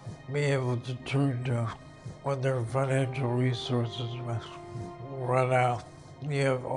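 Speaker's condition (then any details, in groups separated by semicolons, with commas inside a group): ALS; uses wheelchair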